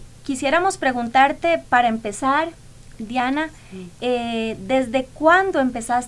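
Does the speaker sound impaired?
No.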